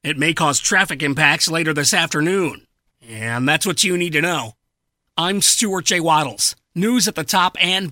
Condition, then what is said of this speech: None; typical speech.